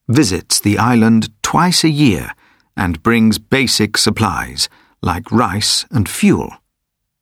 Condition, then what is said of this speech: No condition.